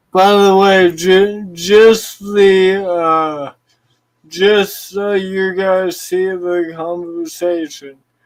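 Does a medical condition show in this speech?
Yes: cerebral palsy.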